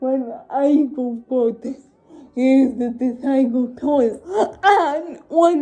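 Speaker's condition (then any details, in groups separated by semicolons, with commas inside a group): Cerebral palsy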